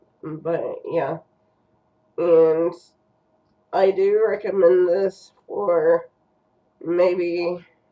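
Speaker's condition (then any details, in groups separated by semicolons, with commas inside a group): Cerebral palsy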